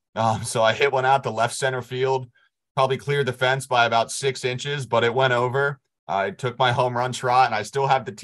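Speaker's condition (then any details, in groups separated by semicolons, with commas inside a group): No condition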